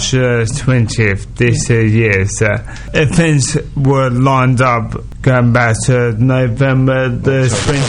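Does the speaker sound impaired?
Yes: motor neurone disease; progressive neurological disease; daily deterioration; speech heavily impacted, slowed down, slurred around the edges.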